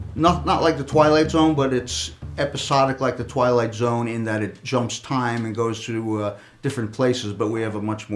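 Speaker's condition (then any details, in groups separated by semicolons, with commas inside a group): No condition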